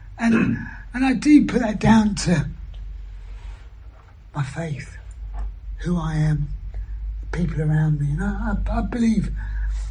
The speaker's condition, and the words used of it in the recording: Throat cancer. And basically, they've injected it to my vocal cord to push this side out, which now this one meets, which allows me to talk, and I can talk a sentence without running out of breath.